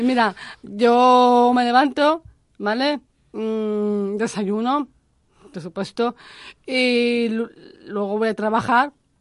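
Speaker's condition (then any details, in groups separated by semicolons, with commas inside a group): Down syndrome; intellectual disability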